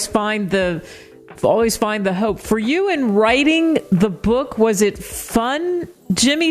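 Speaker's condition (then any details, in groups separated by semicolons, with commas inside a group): No condition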